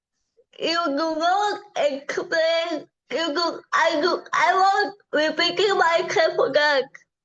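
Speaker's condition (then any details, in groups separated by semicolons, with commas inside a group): Cerebral palsy; from birth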